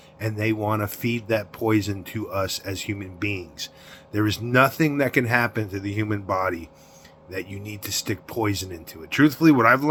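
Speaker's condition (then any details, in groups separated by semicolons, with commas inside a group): No condition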